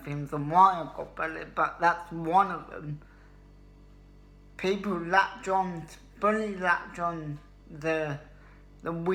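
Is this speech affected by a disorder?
Yes: cerebral palsy; obvious speech impediment.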